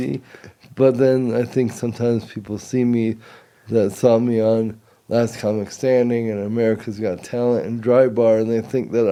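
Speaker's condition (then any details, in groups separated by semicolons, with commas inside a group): Cerebral palsy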